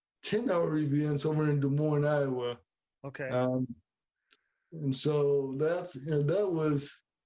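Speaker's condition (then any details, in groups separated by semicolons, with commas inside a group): Cerebral palsy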